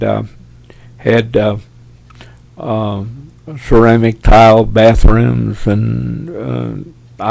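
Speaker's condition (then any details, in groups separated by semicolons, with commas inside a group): Parkinson's; tremors as early symptom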